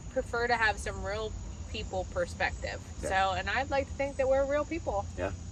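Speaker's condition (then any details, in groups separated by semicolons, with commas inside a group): No condition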